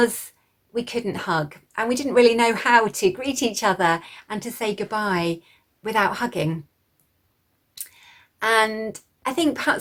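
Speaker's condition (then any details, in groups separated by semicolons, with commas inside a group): No condition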